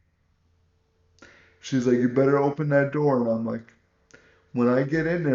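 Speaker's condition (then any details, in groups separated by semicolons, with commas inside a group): Cerebral palsy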